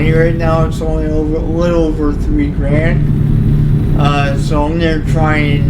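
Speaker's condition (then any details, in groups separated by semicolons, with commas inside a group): Cerebral palsy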